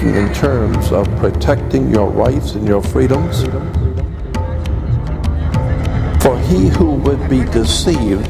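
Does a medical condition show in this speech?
No.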